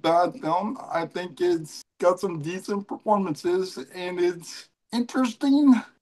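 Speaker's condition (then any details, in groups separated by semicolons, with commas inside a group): Cerebral palsy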